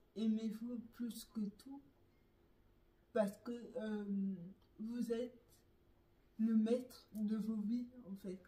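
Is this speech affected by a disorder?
Yes: neurological dystonia.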